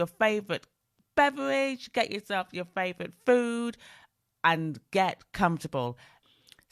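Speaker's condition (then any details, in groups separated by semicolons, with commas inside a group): No condition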